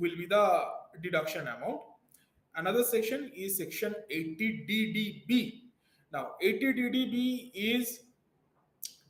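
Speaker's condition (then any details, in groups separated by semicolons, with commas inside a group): No condition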